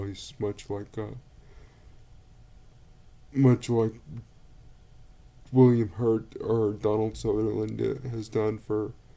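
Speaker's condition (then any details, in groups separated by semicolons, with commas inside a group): Cerebral palsy; speaks relatively well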